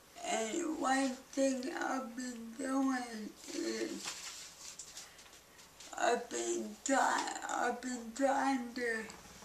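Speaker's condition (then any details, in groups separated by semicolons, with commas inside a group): Cerebral palsy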